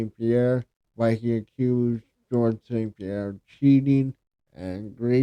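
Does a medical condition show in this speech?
Yes: cerebral palsy; present from birth; speech affected by cerebral palsy.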